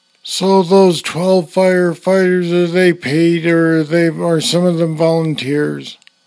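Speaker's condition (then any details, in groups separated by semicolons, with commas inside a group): Parkinson's disease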